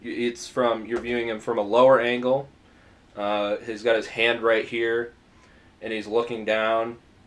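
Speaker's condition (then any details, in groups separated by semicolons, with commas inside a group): No condition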